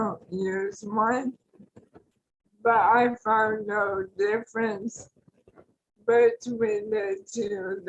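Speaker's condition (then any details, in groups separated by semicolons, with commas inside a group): ALS; tracheostomy; after tracheostomy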